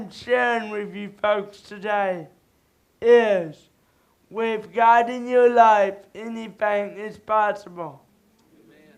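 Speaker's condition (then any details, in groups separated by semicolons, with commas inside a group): Cerebral palsy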